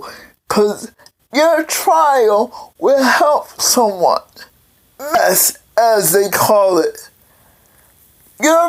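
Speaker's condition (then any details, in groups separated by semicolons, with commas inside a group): Cerebral palsy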